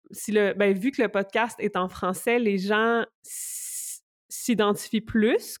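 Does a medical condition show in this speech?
Yes: stuttering; adult who stutters; stuttering moment during greeting, held back and stopped, could not reproduce it after; here repeated sounds, prolonged sounds.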